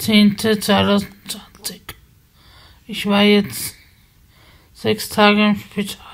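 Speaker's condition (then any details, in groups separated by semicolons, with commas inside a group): Spasticity from birth; multiple sclerosis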